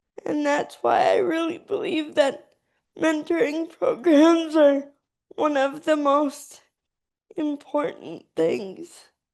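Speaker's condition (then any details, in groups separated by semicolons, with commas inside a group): Cerebral palsy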